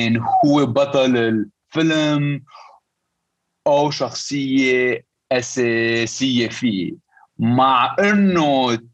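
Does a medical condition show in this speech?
Yes: stuttering; present since at least teenage years; stutter noticeable, joking about it helps listeners understand why speech sounds that way; here prolonged sounds.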